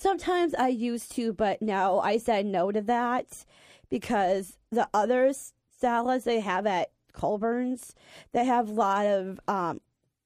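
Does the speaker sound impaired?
Yes: Down syndrome.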